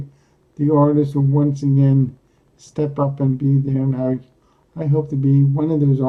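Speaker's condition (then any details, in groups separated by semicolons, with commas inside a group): Cerebral palsy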